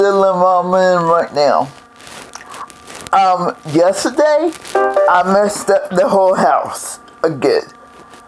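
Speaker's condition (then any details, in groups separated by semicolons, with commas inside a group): Cerebral palsy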